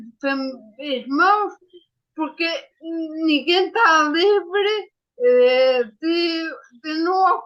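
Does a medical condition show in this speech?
Yes: ataxia after brain injury.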